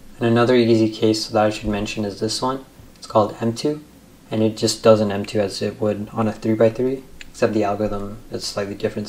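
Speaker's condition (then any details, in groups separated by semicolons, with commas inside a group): No condition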